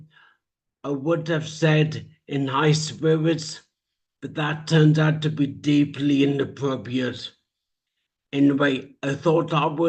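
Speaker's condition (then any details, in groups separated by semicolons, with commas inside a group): Traumatic brain injury; speech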